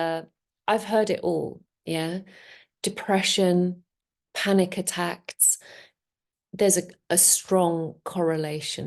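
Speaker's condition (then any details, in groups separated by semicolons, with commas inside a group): No condition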